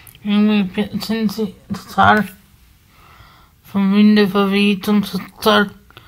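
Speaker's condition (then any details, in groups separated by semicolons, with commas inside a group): Spasticity from birth; multiple sclerosis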